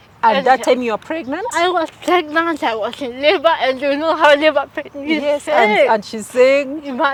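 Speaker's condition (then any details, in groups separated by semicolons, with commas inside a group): Cerebral palsy; from birth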